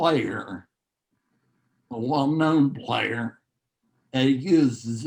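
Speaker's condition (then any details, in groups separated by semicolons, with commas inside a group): Neurological disease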